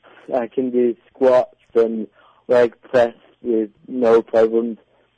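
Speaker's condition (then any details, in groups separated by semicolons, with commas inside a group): Cerebral palsy; delayed development and talking, predicted never to talk, speech therapy paid by parents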